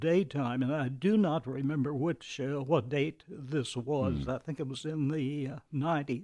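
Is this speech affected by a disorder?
Yes: vocal dysphonia; onset while working at KUT radio, attributed to stress, persisted despite efforts, led to leaving KUT; dysphonia still present, raised as the elephant in the room; voice felt like being strangled, host took it as natural speaking style.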